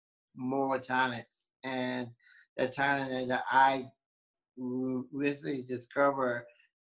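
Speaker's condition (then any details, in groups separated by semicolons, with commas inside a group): Down syndrome; born with Down syndrome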